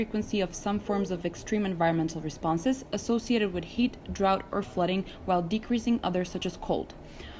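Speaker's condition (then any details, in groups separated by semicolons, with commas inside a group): No condition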